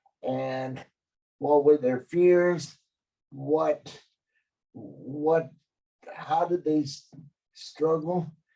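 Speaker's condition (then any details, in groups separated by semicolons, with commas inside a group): Cerebral palsy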